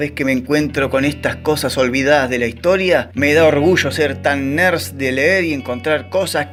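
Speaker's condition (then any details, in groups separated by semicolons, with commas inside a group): No condition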